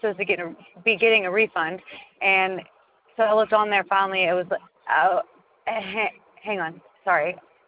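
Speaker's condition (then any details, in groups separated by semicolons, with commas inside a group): Stuttering; stutters during call, apologizes for stuttering; repeated sounds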